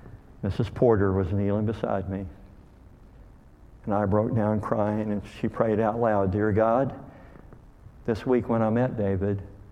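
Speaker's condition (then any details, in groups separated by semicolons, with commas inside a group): Cleft lip and palate; called hair lip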